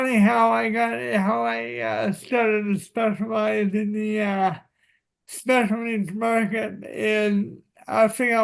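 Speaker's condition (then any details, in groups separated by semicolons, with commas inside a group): Cerebral palsy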